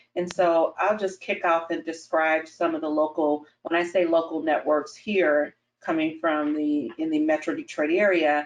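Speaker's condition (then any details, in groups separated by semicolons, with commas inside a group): No condition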